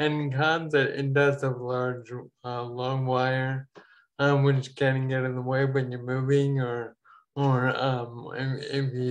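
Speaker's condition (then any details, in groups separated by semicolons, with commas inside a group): Ataxia; falls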